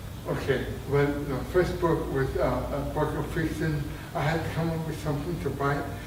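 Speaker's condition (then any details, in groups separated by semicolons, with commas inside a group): Traumatic brain injury; near-fatal injury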